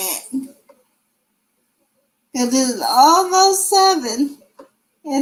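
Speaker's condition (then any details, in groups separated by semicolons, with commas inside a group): Cerebral palsy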